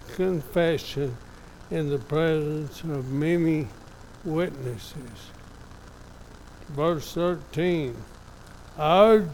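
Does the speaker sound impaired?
Yes: ALS; somewhat affected, evident today.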